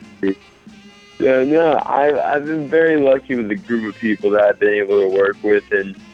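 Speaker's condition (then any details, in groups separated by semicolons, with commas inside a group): Mild cerebral palsy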